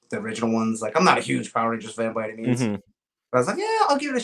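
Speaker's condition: No condition

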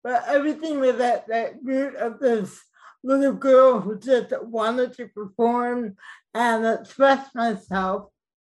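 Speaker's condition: Cerebral palsy, mild

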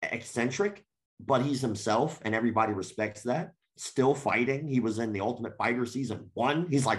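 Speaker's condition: Cleft lip and palate

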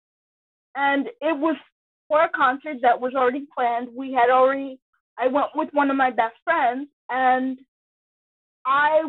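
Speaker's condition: Cerebral palsy; down about a week after trip

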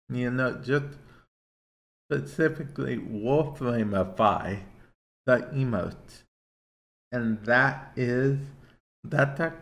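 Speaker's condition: Cerebral palsy; affects speech to an extent

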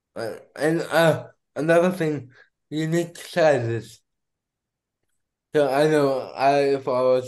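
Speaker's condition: Cerebral palsy; diagnosed at two months old

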